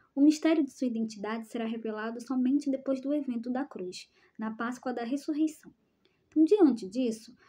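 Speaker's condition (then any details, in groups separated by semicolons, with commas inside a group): No condition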